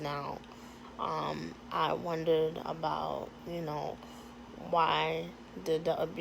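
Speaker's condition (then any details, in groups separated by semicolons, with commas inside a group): Cerebral palsy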